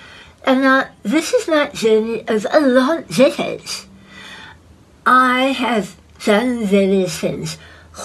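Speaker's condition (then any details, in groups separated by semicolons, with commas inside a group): Head and neck cancer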